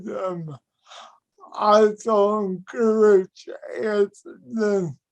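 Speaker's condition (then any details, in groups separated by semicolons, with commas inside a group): Cerebral palsy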